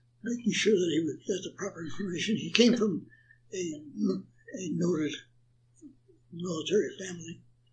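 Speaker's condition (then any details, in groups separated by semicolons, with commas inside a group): Parkinson's; attributed to Agent Orange exposure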